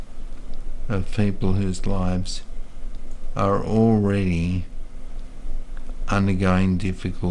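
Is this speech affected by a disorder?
Yes: multiple sclerosis.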